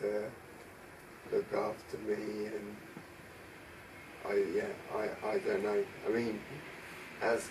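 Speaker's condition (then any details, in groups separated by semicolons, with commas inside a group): Traumatic brain injury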